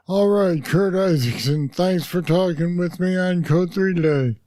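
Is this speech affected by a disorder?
Yes: Parkinson's disease; deep brain stimulators.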